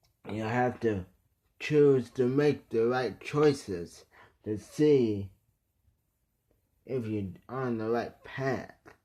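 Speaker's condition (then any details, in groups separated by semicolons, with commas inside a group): Traumatic brain injury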